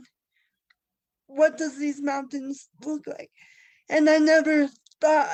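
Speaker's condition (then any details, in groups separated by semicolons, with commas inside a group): Cerebral palsy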